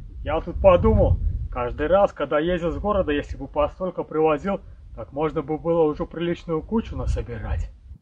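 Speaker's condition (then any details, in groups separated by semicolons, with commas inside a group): No condition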